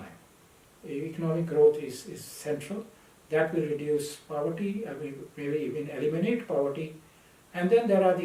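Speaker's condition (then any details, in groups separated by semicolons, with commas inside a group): No condition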